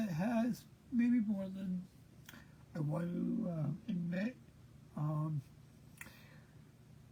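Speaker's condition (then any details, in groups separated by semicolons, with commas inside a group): Cerebral palsy; present since birth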